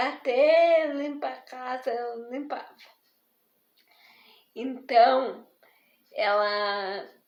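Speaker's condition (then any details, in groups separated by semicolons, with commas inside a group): Spastic diplegic cerebral palsy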